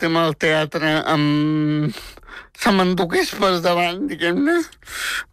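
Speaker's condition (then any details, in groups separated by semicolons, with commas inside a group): Spastic tetraplegic cerebral palsy; from birth, twin embryo died in complex pregnancy, premature, wheelchair user, much physiotherapy; very talkative since age 3, worked hard to make people understand speech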